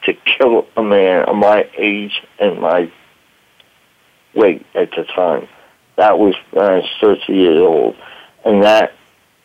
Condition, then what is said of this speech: Tracheostomy. I knew I had a voice challenge.